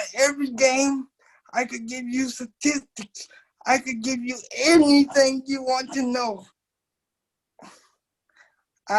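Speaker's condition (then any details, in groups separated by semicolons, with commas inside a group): Cerebral palsy; uses wheelchair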